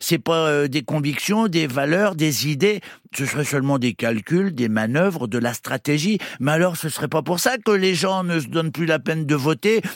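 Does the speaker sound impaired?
No.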